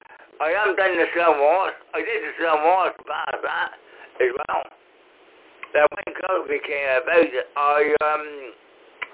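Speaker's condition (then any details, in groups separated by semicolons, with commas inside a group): Cerebral palsy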